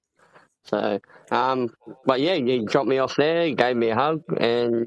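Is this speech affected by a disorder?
Yes: cleft palate; congenital.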